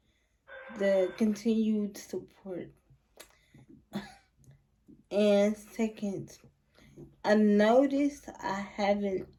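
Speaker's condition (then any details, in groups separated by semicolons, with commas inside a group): Cerebral palsy; spastic quadriplegic, all four limbs, muscle tightness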